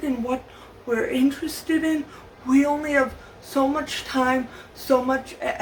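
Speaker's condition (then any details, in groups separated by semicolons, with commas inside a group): Cerebral palsy, severe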